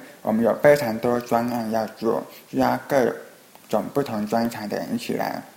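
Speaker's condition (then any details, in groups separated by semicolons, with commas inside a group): Hearing impairment; Skype video calls hard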